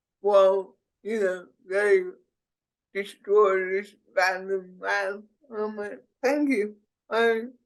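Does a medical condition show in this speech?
Yes: cerebral palsy; speech impediment.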